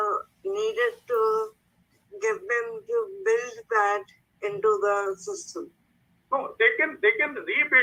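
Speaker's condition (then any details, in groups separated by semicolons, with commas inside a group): Cerebral palsy; speech affected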